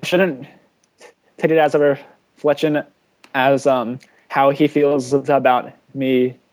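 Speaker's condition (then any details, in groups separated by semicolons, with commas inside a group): Stuttering; occasional stuttering; asks listeners to wait until finished speaking; blocks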